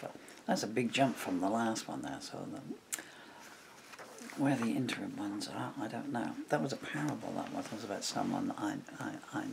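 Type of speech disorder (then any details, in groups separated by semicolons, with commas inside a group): Bulbar dysarthria; progressive bulbar palsy (MND)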